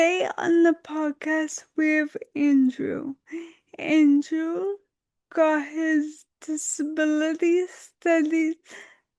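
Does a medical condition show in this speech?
Yes: dystonia.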